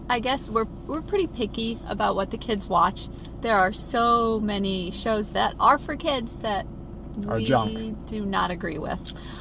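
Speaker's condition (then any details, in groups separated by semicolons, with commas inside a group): No condition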